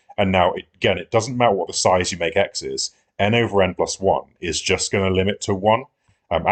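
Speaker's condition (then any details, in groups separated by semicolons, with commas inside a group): No condition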